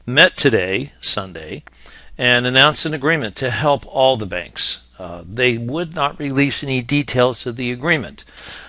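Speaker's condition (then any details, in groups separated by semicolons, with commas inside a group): No condition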